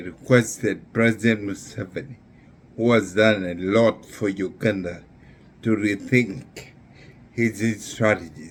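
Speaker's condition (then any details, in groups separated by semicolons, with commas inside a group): Neurological disease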